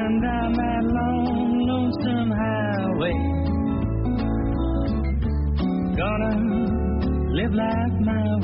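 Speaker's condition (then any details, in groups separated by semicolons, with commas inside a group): No condition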